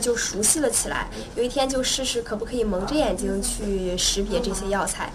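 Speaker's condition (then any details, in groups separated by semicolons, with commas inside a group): No condition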